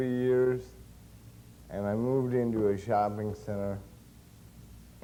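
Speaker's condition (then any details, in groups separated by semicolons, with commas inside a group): Cerebral palsy; since birth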